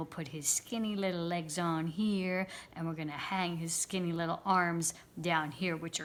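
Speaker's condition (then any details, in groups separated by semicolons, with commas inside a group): No condition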